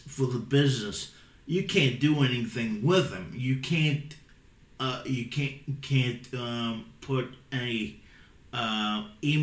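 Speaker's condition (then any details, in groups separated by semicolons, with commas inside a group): Cerebral palsy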